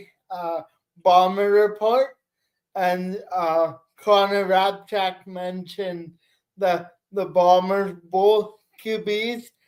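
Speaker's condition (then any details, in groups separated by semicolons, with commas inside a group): Cerebral palsy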